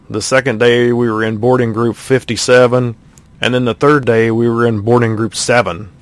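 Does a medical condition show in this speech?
No.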